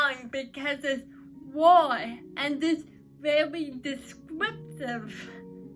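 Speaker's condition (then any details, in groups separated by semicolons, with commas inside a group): Cerebral palsy; uses crutches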